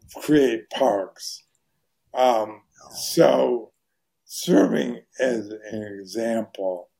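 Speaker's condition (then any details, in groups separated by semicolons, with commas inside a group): ALS; voice very hoarse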